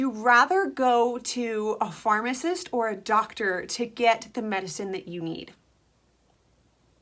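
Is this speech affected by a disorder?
No.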